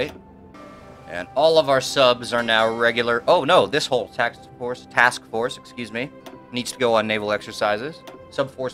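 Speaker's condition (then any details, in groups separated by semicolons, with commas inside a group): No condition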